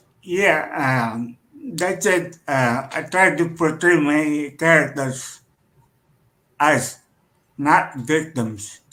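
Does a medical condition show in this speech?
Yes: cerebral palsy.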